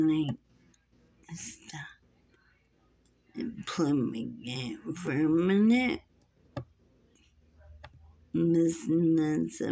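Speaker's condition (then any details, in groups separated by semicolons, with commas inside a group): Muscular dystrophy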